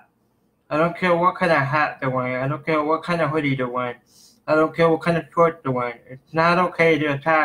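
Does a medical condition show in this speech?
Yes: cerebral palsy.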